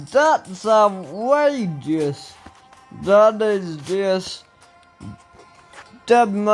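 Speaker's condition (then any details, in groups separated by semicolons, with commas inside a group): Ataxia; speech recently worse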